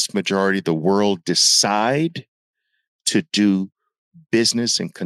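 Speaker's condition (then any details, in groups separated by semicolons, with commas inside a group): No condition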